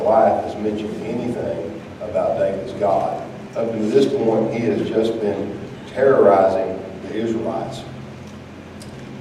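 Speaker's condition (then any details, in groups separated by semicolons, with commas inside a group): No condition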